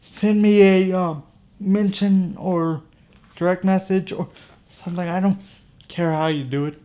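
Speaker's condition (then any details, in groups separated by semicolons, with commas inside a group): Cerebral palsy; from birth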